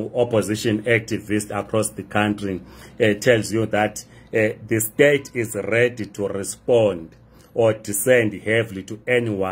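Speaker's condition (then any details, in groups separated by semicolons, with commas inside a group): No condition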